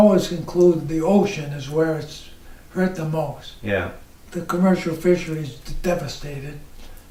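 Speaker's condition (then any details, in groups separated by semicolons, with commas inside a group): ALS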